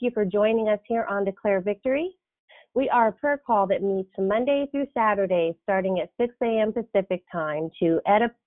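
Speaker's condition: No condition

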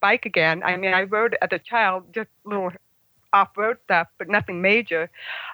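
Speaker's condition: Congenital hearing loss; about 75% hearing loss

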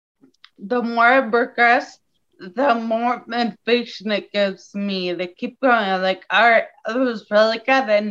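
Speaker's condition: Ataxia; wheelchair one year

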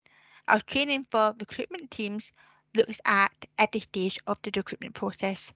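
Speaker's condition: Deafness; speech sometimes affected

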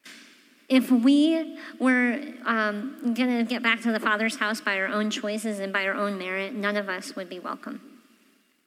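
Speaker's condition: Cleft palate; congenital

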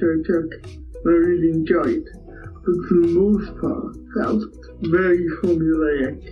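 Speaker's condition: Cerebral palsy; cerebral palsy from brain damage at birth, physical only, affects walking and balance; speech impairment, affects speech and swallowing

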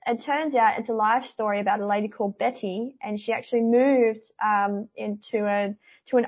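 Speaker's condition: Cleft palate; congenital cleft palate

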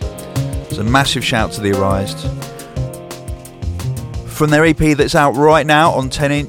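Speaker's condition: No condition

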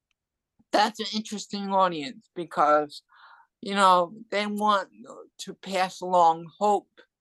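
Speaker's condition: Cerebral palsy and hearing loss; adult

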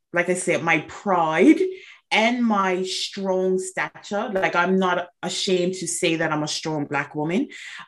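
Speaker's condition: No condition

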